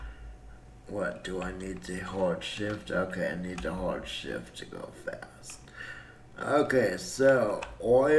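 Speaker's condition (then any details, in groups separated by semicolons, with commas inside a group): Cerebral palsy; breathing fine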